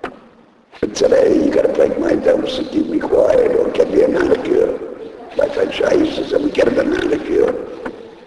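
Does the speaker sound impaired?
Yes: laryngectomy; needs thumb to talk.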